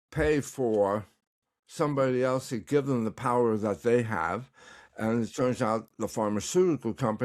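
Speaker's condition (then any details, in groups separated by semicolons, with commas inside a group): Tongue cancer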